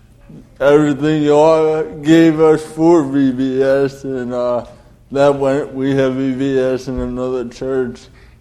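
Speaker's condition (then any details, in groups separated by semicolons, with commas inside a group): Cerebral palsy; delayed development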